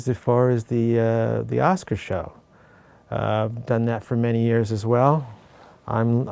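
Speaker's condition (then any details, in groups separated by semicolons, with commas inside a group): No condition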